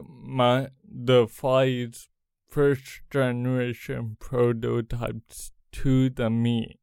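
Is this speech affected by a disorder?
Yes: cerebral palsy; congenital, did not walk until age three, runs competitively, first Nike professional runner with cerebral palsy.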